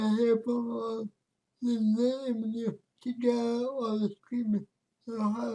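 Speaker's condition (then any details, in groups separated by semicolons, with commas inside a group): Cerebral palsy; speech affected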